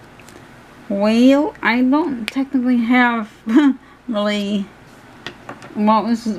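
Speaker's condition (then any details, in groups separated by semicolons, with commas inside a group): Cerebral palsy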